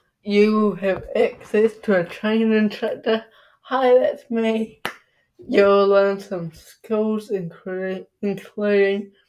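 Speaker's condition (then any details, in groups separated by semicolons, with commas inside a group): Cerebral palsy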